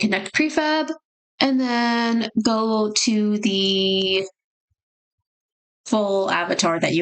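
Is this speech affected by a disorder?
No.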